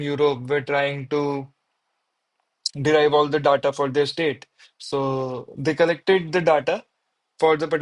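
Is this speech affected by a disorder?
No.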